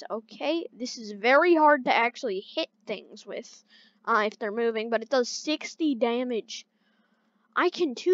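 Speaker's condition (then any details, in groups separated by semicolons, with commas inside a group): No condition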